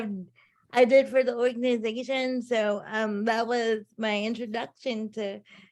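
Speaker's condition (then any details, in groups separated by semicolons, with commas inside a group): Cerebral palsy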